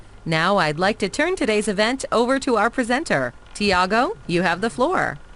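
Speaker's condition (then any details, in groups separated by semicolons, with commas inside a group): No condition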